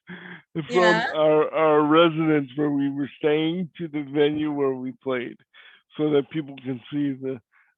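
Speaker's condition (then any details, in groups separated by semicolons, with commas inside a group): Cerebral palsy; cannot walk; voice is different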